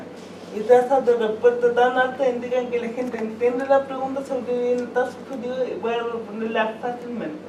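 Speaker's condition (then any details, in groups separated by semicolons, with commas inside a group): Cerebral palsy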